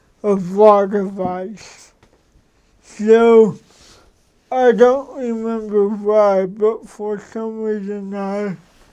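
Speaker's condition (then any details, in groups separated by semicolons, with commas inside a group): Cerebral palsy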